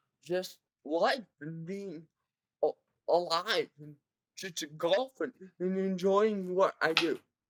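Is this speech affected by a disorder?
Yes: cerebral palsy; present from birth, severe.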